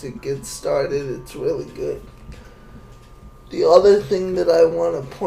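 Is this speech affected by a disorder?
Yes: cerebral palsy.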